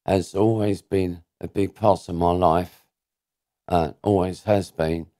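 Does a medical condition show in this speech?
Yes: cerebral palsy; diagnosed as baby.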